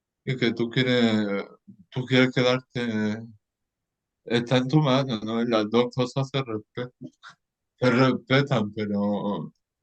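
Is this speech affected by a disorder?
Yes: cerebral palsy; lifelong; may run out of air, not always fully intelligible.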